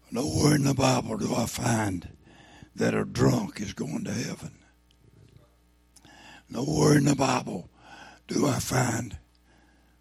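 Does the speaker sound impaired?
Yes: throat cancer, lost vocal cord; tumor grew from just over one to two inches in about two months.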